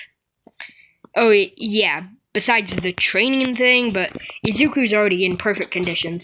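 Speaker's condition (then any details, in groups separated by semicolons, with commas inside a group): No condition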